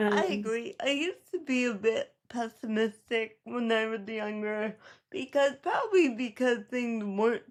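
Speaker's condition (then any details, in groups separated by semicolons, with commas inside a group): Cerebral palsy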